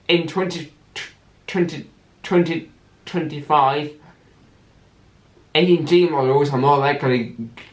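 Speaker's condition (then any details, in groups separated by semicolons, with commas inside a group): Cerebral palsy with stammer; constant stammer on top of cerebral palsy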